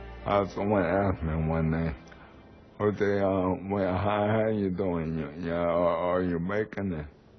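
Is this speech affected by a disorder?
Yes: ALS, through a speech-generating device; onset in arms, then walking; lost use of arms and walking; cannot talk, speaks through eye-controlled screen device.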